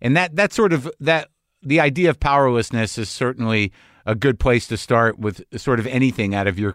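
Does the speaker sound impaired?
No.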